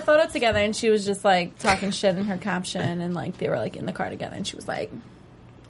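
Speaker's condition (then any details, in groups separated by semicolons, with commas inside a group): No condition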